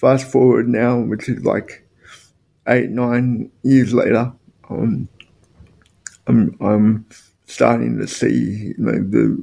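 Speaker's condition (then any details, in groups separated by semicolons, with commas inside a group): Spastic quadriplegic cerebral palsy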